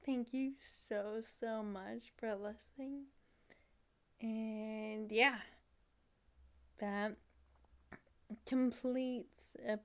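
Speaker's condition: Friedreich's ataxia; wheelchair user

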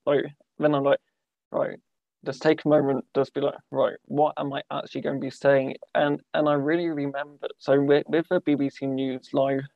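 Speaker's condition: Stammer; accepted from the start, some people did not realise it; stammer recently very good, best when sociable; tailors spoken pieces to be more comfortable for stammer; repeated sounds

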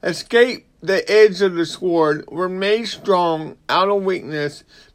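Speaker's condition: Cerebral palsy; possibly lifelong

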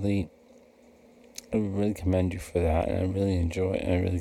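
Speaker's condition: Cerebral palsy; never needed speech therapy

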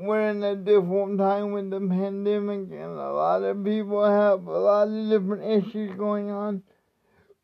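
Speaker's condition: Cerebral palsy; speech not affected by disability

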